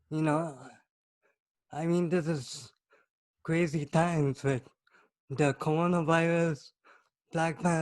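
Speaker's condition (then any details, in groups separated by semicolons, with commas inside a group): Cerebral palsy; soon after birth, brain oxygen lack, heart defect; about 26 years since onset, physical and occupational therapy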